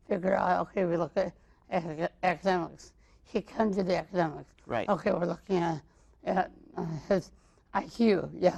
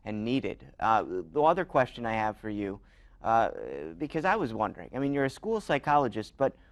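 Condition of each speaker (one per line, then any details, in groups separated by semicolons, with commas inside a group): Mild cerebral palsy; mild, birth complications, since birth; early childhood speech therapy, atypical-sounding speech
No condition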